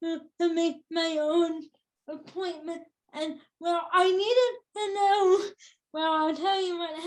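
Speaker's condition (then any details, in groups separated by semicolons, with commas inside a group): Cerebral palsy, spastic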